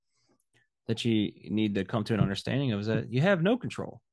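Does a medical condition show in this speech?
No.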